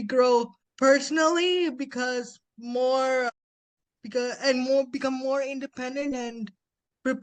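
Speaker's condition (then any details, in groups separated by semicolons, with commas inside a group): Spastic quadriplegic cerebral palsy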